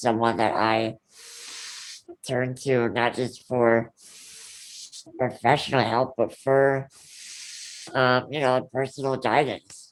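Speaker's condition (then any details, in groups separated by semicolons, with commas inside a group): Ullrich congenital muscular dystrophy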